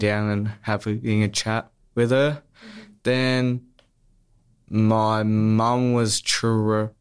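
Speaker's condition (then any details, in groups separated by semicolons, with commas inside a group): Stutter; stutter since childhood, smooth speech therapy at Box Hill Speech Pathology Clinic from age 14 or 15, two years; prolonged sounds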